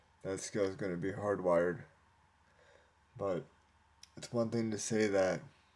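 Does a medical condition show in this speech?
Yes: cerebral palsy, spastic.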